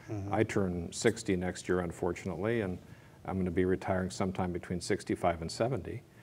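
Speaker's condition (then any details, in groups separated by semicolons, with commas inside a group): No condition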